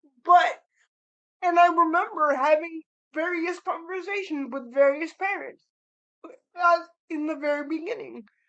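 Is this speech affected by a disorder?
Yes: cerebral palsy; spastic cerebral palsy.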